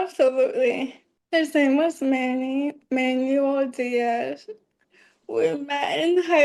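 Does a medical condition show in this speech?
Yes: ALS.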